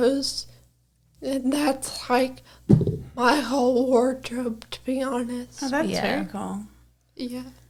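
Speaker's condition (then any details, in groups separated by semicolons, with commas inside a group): Brain injury; caused by brain aneurysm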